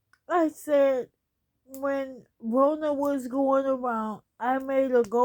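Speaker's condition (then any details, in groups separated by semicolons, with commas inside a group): ALS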